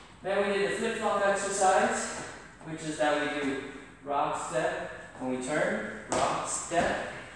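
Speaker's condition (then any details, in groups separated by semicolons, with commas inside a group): No condition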